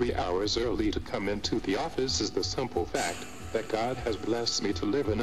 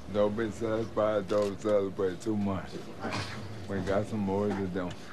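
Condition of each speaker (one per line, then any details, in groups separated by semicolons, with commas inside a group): No condition
ALS; lost use of limbs; about five years since diagnosis; lost speech, speaks via eye-controlled screen equipment, speech-generating device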